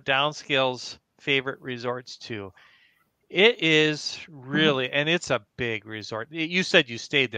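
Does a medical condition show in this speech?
No.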